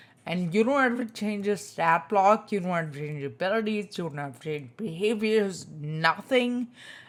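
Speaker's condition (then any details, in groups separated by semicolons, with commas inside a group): Spinocerebellar ataxia type 2, SCA2; tongue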